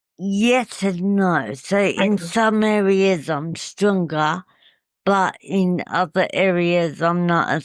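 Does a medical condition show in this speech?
Yes: cerebral palsy; tracheostomy, no voice one year, voice regained.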